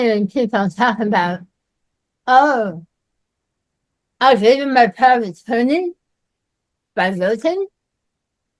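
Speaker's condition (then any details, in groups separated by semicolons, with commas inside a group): Myasthenia gravis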